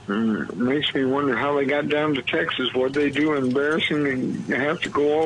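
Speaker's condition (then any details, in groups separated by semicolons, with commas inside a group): Cerebral palsy; diagnosed at three days old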